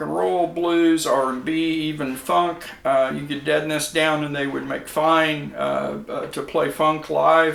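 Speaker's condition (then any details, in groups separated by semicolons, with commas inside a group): No condition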